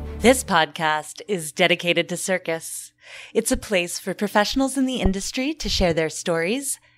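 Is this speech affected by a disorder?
No.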